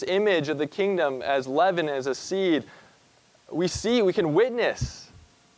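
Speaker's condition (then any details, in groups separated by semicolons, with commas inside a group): No condition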